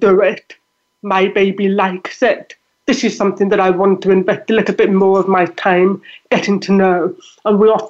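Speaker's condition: Deafness; relies on lip reading

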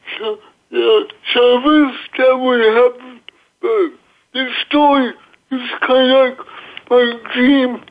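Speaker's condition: Cerebral palsy

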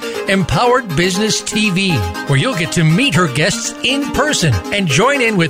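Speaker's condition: No condition

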